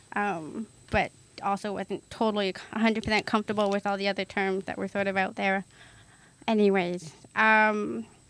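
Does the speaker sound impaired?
Yes: hard of hearing; hard of hearing since age one, considered permanent; wears hearing aid, sometimes struggles to hear in conversation.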